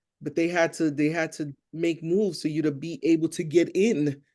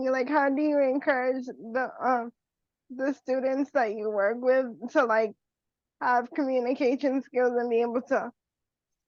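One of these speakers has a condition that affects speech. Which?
The second: cerebral palsy; wheelchair user.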